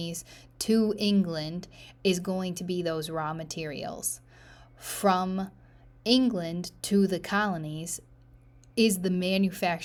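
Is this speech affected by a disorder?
No.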